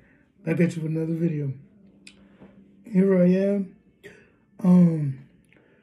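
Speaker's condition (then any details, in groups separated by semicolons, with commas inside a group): Cerebral palsy, spastic diplegia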